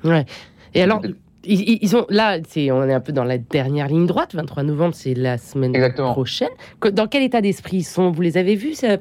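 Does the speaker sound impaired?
No.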